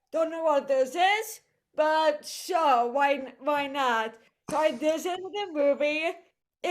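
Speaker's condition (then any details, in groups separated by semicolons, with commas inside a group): Cerebral palsy; voice affected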